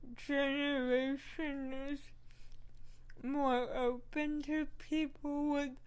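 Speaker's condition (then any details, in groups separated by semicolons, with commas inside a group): Cerebral palsy; working with speech therapist, rehearses comedy material repeatedly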